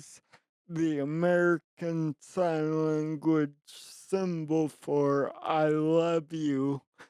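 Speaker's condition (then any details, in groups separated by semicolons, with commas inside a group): Traumatic brain injury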